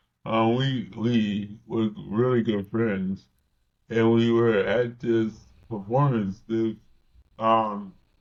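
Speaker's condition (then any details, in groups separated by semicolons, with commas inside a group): Cerebral palsy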